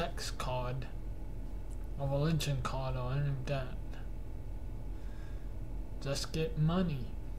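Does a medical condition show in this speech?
Yes: cerebral palsy.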